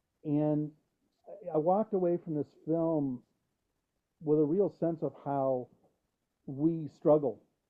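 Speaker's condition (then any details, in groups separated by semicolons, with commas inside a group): No condition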